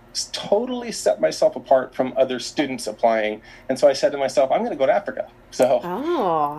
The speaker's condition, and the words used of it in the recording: None; typical speech.